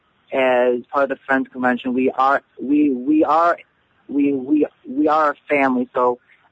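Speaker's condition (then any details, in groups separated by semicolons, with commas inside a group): Stuttering; 25 years old, attended all 15 friends self-help conferences for young people who stutter; repeated words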